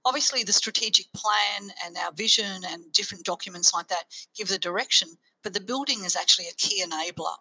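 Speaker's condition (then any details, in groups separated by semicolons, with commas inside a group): No condition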